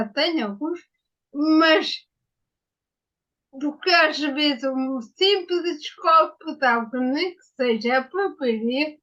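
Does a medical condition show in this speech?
Yes: ataxia; acquired, brain injury.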